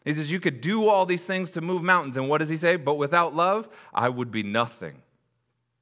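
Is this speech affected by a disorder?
No.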